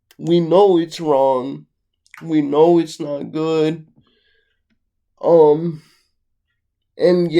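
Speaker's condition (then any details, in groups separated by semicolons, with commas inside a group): Cerebral palsy, mixed, mild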